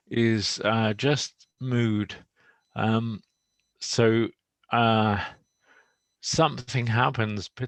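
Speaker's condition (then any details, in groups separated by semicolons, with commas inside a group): Motor neuron disease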